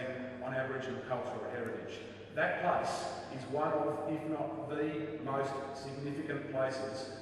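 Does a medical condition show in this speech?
No.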